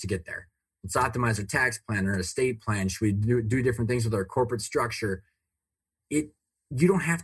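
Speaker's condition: No condition

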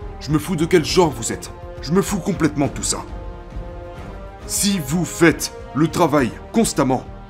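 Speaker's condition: No condition

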